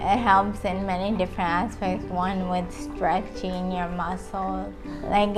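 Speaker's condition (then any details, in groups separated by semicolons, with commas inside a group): Multiple sclerosis; lost walking within five months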